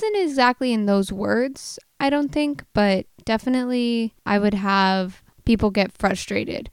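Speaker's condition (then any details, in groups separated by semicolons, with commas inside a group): No condition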